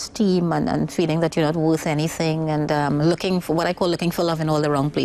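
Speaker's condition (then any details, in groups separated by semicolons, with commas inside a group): No condition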